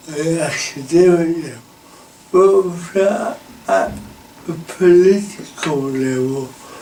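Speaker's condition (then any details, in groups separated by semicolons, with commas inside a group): Cerebral palsy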